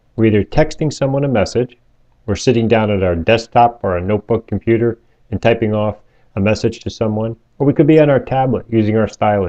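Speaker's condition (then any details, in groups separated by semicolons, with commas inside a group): No condition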